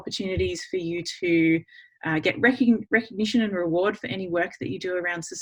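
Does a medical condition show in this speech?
No.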